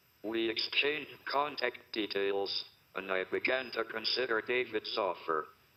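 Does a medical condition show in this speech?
Yes: motor neuron disease, through a speech-generating device; nighttime ventilation.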